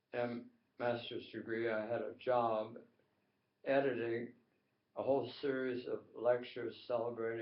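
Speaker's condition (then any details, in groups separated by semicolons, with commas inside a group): Tongue cancer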